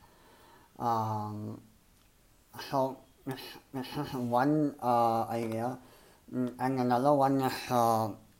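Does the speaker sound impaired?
Yes: cleft palate and lip; congenital cleft lip and palate, hole in upper jaw, misaligned jaws, malformed nose, repeated speech-improving surgeries; developed a very different way of speaking, ongoing speech impediment.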